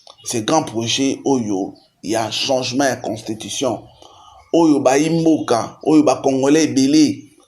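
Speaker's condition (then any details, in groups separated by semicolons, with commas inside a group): No condition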